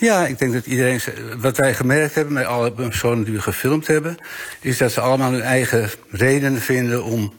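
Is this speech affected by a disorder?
Yes: Parkinson's disease; diagnosed about 4 years ago, fatigue mainly early years, apathy, poor balance, tendency to fall; about 4 years since diagnosis, medication cocktail working well, symptoms reduced, less fatigue, about 15% of needed brain substance left.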